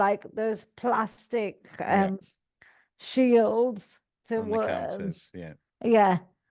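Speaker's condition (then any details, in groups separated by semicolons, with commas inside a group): Cerebral palsy; all four limbs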